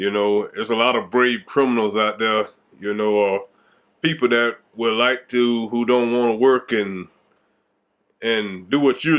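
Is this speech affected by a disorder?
No.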